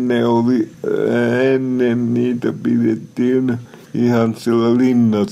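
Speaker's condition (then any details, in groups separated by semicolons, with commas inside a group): Cerebral palsy; somewhat unclear, self-described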